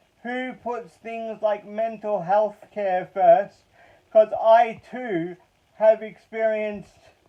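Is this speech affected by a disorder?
Yes: cerebral palsy.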